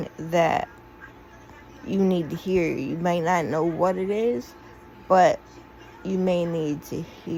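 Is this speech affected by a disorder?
Yes: cerebral palsy.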